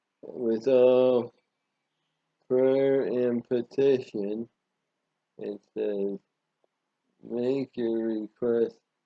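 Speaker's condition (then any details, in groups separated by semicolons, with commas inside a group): Parkinson's disease; about 12 years since onset, worsening for five years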